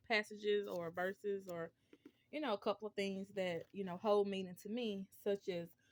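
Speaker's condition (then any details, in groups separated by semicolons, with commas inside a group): No condition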